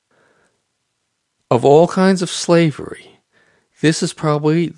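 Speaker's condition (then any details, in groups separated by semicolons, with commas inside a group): No condition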